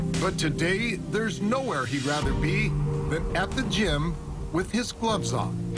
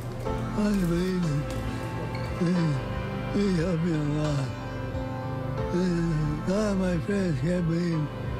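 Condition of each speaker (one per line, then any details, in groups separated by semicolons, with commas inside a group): No condition
Parkinson's disease; long course, recently very weak, improving with boxing training; recently unable to eat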